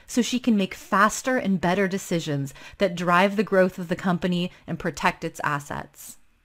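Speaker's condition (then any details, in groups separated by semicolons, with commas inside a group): No condition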